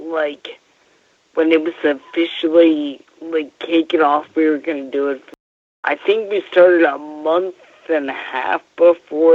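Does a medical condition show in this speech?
Yes: Friedreich's ataxia.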